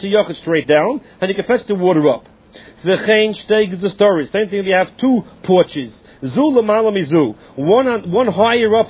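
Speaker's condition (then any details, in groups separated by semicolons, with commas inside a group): No condition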